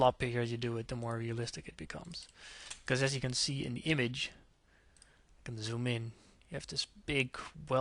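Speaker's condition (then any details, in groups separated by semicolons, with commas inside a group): No condition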